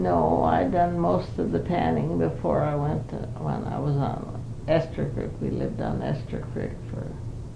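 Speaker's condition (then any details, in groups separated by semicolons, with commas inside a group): Parkinson's; not very able to do much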